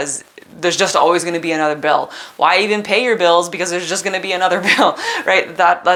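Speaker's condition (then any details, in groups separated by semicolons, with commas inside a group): No condition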